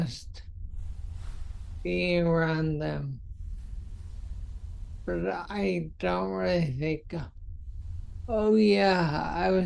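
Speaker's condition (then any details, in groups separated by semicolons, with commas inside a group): Multiple sclerosis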